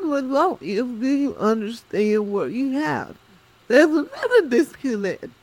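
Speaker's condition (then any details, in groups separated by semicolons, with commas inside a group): Cerebral palsy; speech affected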